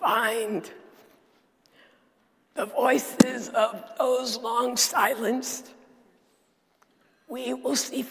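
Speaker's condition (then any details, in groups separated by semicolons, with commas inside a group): Dysphonia; lost ability to sing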